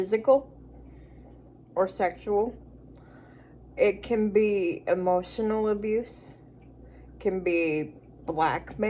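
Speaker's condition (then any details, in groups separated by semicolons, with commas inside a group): Cerebral palsy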